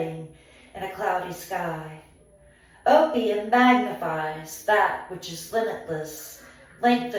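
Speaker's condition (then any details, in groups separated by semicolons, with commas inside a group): No condition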